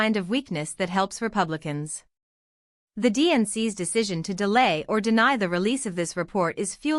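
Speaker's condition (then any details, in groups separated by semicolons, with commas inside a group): No condition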